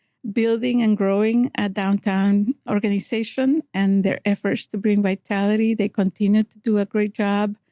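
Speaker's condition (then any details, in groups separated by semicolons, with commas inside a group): No condition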